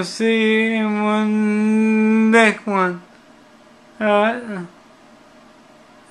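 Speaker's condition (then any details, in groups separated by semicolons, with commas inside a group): Cerebral palsy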